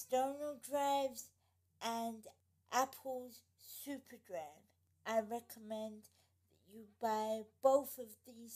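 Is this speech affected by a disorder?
Yes: cerebral palsy.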